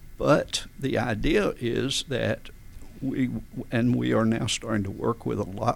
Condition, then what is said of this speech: Spasmodic dysphonia. And as I said, my type of SD is called AD, adductor, because my vocal folds slam together.